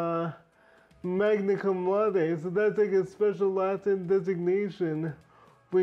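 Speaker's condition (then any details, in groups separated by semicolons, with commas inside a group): Brain injury; brain and spinal cord injury, drink-driving crash; slow progression after coma, physiotherapy, speech therapy; speech therapy, speech now fairly understandable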